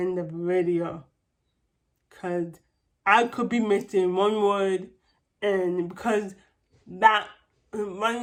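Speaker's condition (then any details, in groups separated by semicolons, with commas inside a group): Cerebral palsy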